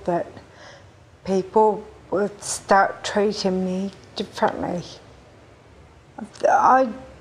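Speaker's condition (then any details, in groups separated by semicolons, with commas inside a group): Friedreich ataxia; genetic; diagnosed 23 years ago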